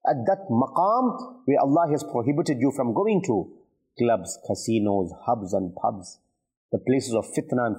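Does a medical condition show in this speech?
No.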